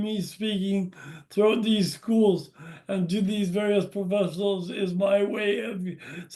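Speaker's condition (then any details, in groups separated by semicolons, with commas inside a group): Brain injury; car crash, six-month coma; 19 years post-injury, single cane, physiotherapy every two weeks; once one word per breath, improved, still impaired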